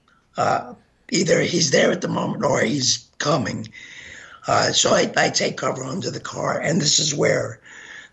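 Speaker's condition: Gunshot injury to voice box; hit spine

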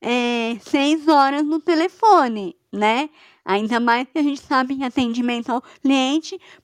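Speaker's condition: Cleft palate; congenital cleft palate

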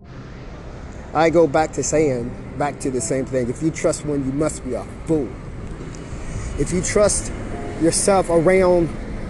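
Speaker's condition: No condition

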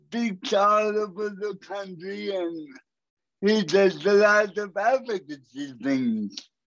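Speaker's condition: Cerebral palsy; 37 years with condition

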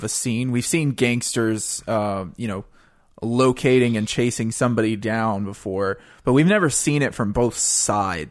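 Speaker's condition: No condition

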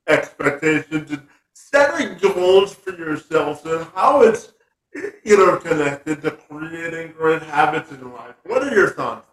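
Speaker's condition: Cerebral palsy; severe cerebral palsy, told by doctor at age nine would never walk

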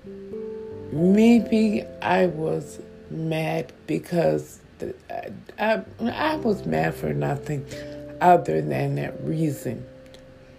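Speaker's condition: Stroke with stutter; constant pain

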